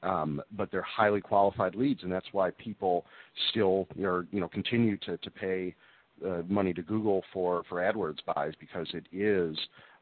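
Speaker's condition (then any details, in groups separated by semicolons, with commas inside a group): No condition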